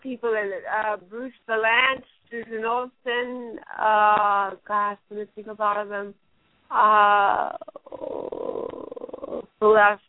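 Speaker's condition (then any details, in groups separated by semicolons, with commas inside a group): Cerebral palsy; since birth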